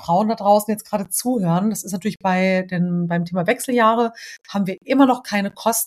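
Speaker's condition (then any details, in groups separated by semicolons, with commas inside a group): No condition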